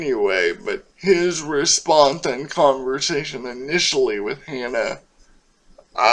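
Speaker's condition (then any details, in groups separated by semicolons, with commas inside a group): Cerebral palsy; speaks slower at times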